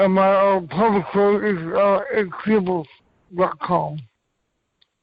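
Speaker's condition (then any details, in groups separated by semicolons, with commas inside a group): Cerebral palsy; from birth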